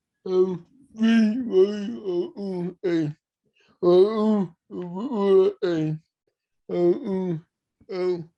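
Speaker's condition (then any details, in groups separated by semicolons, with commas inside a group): Cerebral palsy; struggles to communicate, hard to understand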